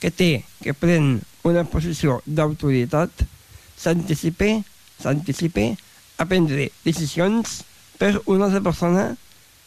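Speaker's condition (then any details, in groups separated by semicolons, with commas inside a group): Down syndrome; aged 30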